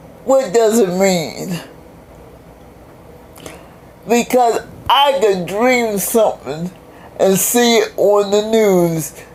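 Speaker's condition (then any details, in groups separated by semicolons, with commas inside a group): Cerebral palsy; several unnoticed strokes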